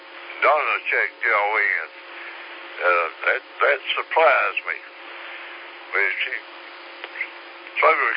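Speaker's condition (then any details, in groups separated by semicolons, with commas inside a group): Slurred speech; takes 17 different medications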